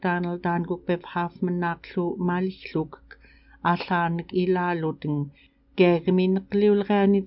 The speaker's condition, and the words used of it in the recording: None; typical speech.